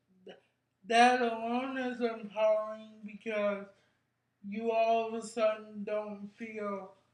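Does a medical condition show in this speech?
Yes: cerebral palsy; brain injury.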